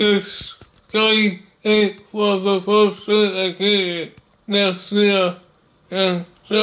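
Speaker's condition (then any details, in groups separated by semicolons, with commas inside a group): Cerebral palsy; body affected; speech disability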